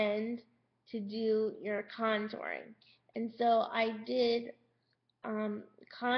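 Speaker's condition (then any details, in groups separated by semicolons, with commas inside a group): Cerebral palsy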